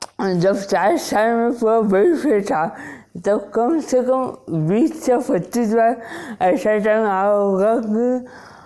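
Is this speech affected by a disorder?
Yes: Wilson's disease; onset at age 16.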